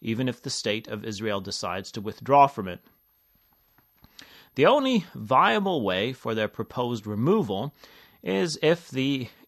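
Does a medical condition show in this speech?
No.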